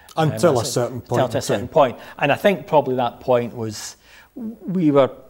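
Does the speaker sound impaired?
No.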